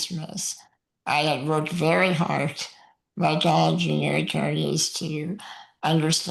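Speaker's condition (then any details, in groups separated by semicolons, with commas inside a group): Muscular dystrophy; very physically weak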